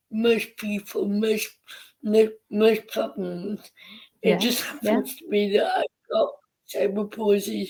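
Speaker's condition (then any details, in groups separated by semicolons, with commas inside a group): Cerebral palsy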